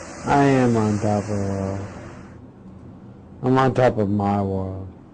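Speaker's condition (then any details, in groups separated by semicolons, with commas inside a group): Traumatic brain injury; part of brain surgically removed, skull later closed; speech and movement regained after months of therapy, memory impaired; predicted never to speak again, speech regained after therapy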